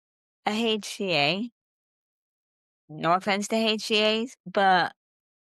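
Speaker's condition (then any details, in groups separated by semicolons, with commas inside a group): Cerebral palsy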